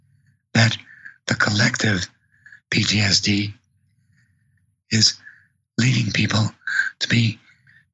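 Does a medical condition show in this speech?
Yes: vocal cord paralysis; attributed to early childhood trauma.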